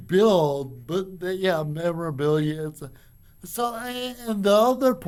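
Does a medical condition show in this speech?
Yes: cerebral palsy; from birth.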